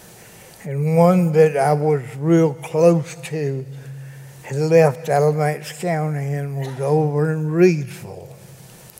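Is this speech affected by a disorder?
Yes: cerebral palsy; can no longer walk.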